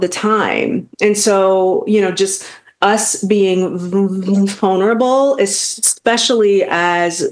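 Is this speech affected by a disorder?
Yes: stuttering; lifelong stuttering; pursues public speaking to face fear of talking, still stutters, feels vulnerable on podcasts; long-standing fear of talking, past avoidance of carrying conversations, stuttering held back career; here prolonged sounds.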